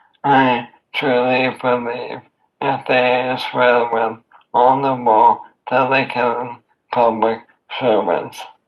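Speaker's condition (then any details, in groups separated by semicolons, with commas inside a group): Amyotrophic lateral sclerosis; voice and hands affected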